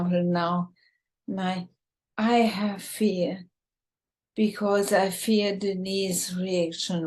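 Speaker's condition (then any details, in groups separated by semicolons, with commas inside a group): ALS, bulbar form, bulbar onset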